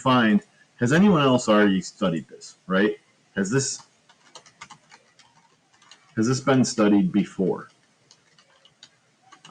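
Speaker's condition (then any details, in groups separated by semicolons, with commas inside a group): No condition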